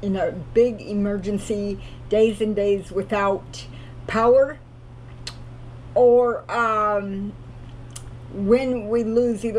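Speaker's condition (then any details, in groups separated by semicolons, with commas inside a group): Cerebral palsy; cannot walk, crawls to get around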